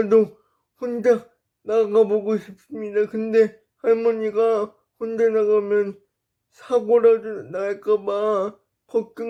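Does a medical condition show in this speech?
Yes: brain lesion disability.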